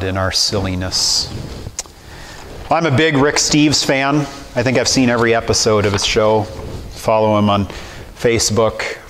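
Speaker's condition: No condition

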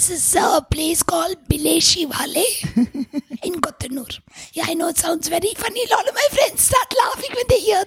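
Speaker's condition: Tracheostomy, vocal cords permanently constricted from smoke inhalation; former voice lost

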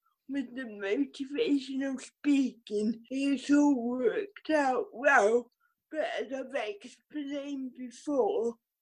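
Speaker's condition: Cerebral palsy; occupational therapy

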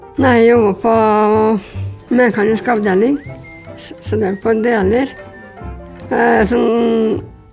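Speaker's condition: Down syndrome; chromosomal abnormality

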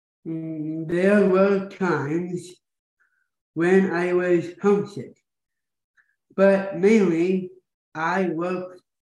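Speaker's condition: Down syndrome

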